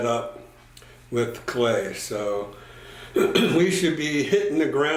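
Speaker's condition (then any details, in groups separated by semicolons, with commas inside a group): No condition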